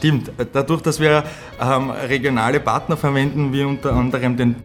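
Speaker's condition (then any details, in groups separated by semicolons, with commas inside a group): No condition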